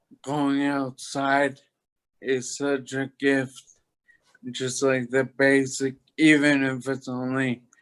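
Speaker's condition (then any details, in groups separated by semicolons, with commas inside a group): Toxic leukoencephalopathy, locked-in syndrome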